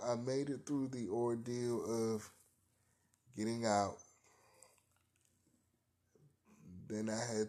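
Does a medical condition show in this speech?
Yes: cerebral palsy, spastic quadriparesis.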